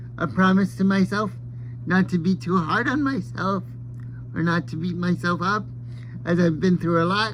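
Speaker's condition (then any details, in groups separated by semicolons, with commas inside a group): Cerebral palsy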